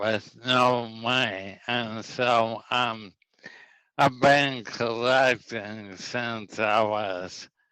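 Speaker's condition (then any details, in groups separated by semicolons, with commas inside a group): ALS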